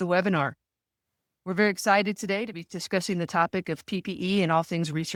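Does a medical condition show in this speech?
No.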